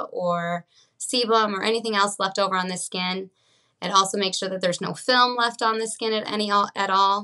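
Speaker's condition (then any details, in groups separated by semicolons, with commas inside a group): No condition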